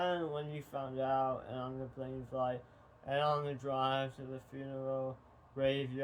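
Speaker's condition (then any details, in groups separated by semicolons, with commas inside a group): Tongue cancer surgery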